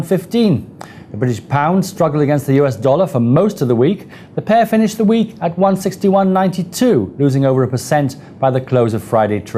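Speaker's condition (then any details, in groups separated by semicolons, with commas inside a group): No condition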